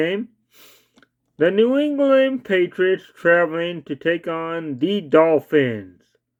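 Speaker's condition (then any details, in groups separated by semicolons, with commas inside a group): Cerebral palsy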